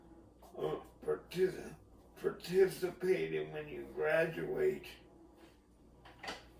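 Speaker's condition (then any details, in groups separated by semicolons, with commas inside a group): Cerebral palsy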